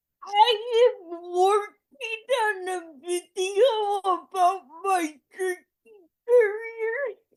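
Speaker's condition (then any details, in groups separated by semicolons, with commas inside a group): Cerebral palsy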